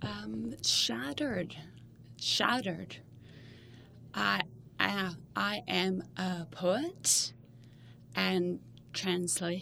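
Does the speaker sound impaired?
Yes: aphasia; aphasia caused by stroke, onset in twenties; about three years since stroke, classes at Aphasia Center of Tucson with Dr. Fabi Hirsch, shows aphasia wristband; struggles with speech, short fragmented phrases, word-finding difficulty.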